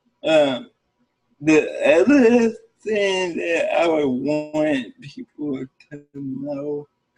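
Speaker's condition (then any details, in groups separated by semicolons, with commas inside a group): Cerebral palsy; from birth; speech therapy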